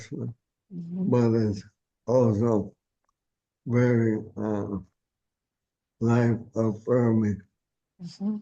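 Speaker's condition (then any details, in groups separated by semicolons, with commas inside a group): ALS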